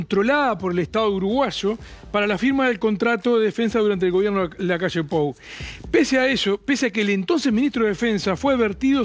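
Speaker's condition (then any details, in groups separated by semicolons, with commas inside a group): No condition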